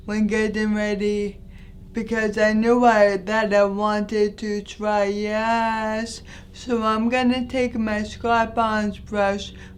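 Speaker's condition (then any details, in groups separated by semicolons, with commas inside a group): Anoxic brain injury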